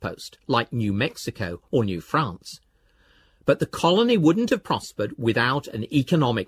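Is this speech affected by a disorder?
No.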